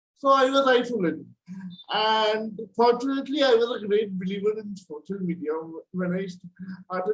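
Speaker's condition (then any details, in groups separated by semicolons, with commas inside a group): Cerebral palsy; from birth, four surgeries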